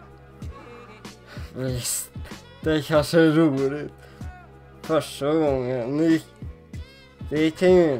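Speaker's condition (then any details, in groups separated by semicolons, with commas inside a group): Cerebral palsy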